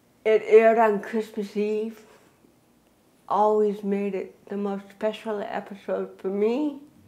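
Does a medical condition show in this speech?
Yes: cerebral palsy.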